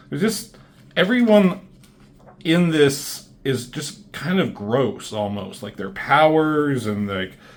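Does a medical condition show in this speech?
No.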